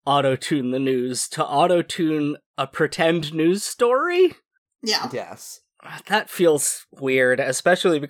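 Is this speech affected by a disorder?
No.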